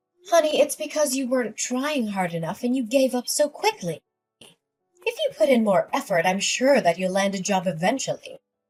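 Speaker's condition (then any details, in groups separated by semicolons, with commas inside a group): No condition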